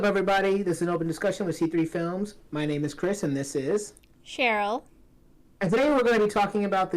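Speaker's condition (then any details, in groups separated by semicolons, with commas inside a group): No condition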